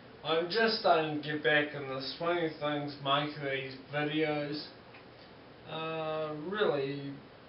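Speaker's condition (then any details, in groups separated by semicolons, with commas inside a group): Multiple sclerosis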